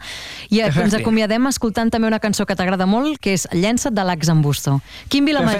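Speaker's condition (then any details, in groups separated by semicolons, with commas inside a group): No condition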